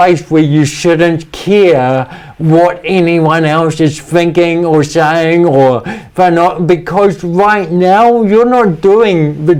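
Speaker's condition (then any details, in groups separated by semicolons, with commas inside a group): Cerebral palsy; speech impediment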